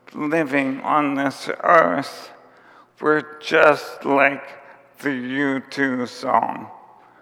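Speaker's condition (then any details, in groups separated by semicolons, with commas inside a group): ALS; onset with tiredness and clumsiness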